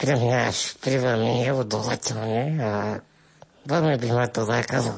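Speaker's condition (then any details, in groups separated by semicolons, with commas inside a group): Spinal muscular atrophy with tracheostomy; congenital progressive muscle wasting, onset early childhood, tracheostomy at age 14, ventilator breathing support; had to learn to push ventilator-delivered air up to vocal cords to speak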